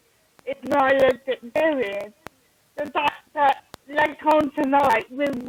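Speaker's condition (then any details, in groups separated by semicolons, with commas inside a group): Cerebral palsy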